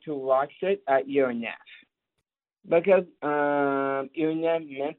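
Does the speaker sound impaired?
Yes: Down syndrome; describes self as very capable.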